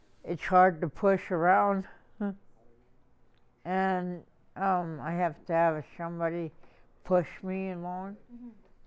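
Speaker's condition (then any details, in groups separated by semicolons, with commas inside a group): Cerebral palsy; present from birth, left hand paralysis, walker for balance; walks with walker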